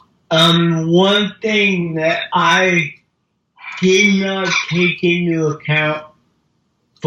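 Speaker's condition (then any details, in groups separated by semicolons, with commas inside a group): Cerebral palsy; mild speech impediment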